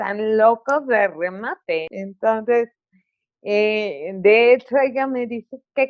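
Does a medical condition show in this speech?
Yes: cerebral palsy; articulation affected.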